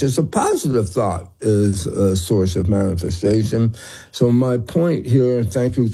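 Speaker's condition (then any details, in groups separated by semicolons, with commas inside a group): Tongue cancer; first noticed as hearing problem and ear pain, found by ear nose throat doctor, scan malignant, later benign; slurred speech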